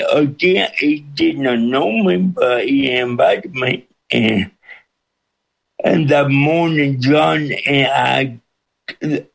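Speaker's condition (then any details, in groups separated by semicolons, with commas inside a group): Cerebral palsy with speech impediment; hard to understand at first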